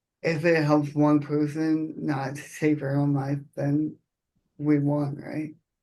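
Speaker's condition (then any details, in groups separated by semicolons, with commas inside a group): Cerebral palsy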